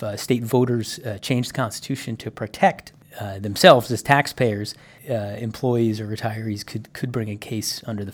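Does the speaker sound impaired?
No.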